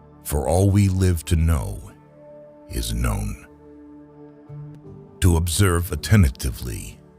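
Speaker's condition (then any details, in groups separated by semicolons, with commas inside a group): No condition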